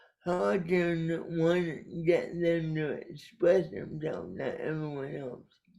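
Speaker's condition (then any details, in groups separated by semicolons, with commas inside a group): Cerebral palsy; caused by brainstem aneurysm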